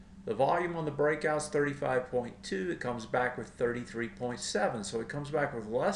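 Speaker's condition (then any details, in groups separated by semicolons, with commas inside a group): No condition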